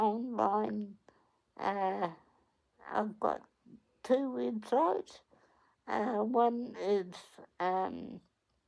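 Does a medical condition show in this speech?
Yes: cerebral palsy; onset at 8 days old.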